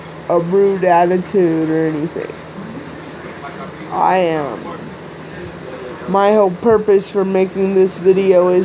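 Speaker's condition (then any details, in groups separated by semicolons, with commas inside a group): Cerebral palsy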